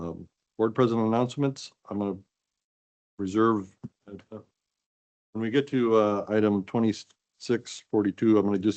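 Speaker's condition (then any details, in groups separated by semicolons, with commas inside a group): No condition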